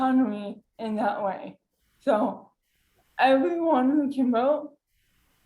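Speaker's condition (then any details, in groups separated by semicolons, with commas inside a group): Cerebral palsy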